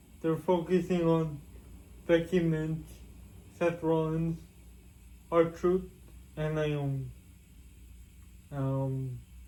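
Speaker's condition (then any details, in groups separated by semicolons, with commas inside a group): Cerebral palsy; with developmental delay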